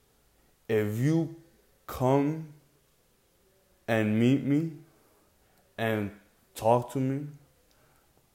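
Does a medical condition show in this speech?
Yes: cerebral palsy; present from birth.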